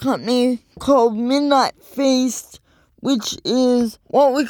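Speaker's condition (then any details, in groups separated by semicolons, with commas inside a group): Cerebral palsy; full-time wheelchair user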